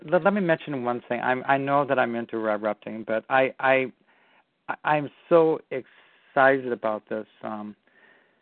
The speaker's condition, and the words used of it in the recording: Stuttering. I can stutter like I just did, and it doesn't bother me at